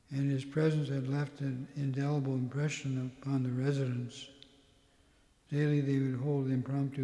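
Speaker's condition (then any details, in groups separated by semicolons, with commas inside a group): Parkinson's; tremor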